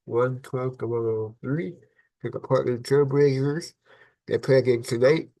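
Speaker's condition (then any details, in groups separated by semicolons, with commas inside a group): Cerebral palsy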